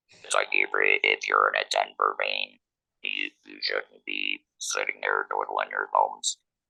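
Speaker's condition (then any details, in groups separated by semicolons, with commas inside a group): Laryngectomy, electrolarynx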